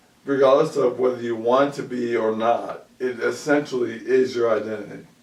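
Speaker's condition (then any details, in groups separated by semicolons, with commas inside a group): ALS; about 2 years since onset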